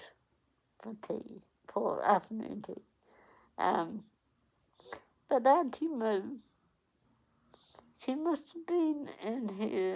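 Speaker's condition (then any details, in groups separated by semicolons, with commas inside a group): Cerebral palsy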